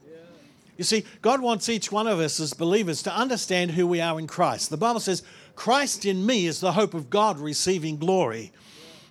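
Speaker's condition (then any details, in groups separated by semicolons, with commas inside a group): No condition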